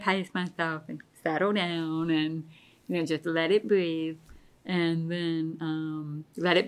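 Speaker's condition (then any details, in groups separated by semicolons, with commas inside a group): Deafness; relies on hearing aids and lip reading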